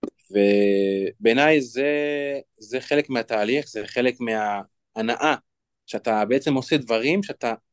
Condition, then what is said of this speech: Stuttering. תראה, בתור אחד שאמרת שפעם סבל מגמגום, דיברת פה 16 דקות ברצף.